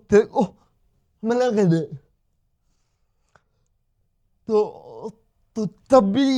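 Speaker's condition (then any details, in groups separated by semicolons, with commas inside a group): Cerebral palsy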